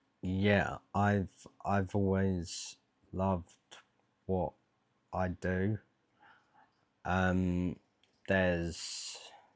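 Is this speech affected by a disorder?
Yes: dystonia.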